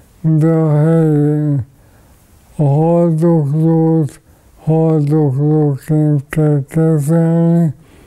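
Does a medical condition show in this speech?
Yes: ALS.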